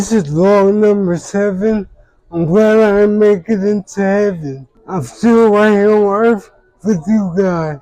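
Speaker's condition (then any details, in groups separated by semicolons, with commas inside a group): Traumatic brain injury; voice affected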